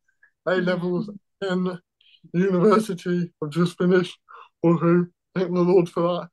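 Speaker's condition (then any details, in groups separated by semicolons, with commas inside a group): Cerebral palsy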